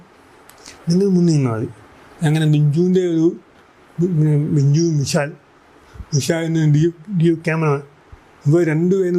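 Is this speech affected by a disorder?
Yes: cerebral palsy.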